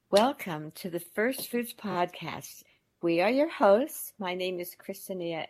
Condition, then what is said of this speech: None; typical speech.